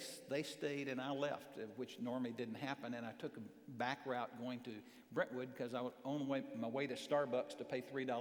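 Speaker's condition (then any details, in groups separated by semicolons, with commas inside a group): No condition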